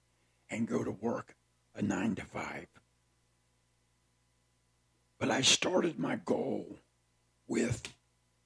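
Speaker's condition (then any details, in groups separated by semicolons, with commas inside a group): Partial laryngectomy; repeated surgeries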